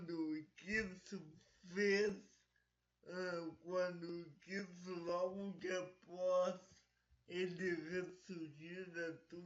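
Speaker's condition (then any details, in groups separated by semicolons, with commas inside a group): Paralysis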